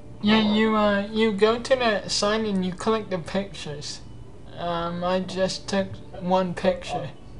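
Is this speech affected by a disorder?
Yes: cerebral palsy.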